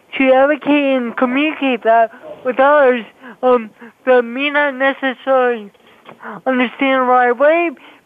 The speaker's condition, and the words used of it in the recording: Cerebral palsy. I disclosed that I had cerebral palsy, so it impacts my ability to move around, to speak, and I'm also partially deaf in my